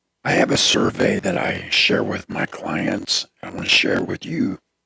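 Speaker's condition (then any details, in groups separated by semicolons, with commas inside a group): Throat cancer; tracheostomy tube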